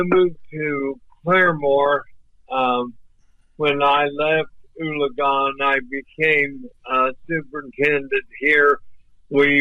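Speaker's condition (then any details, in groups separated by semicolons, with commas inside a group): ALS; voice off but clear and understandable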